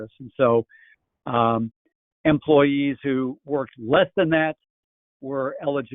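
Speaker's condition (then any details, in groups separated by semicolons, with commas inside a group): No condition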